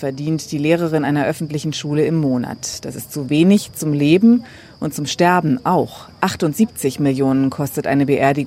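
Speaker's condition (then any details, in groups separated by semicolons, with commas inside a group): No condition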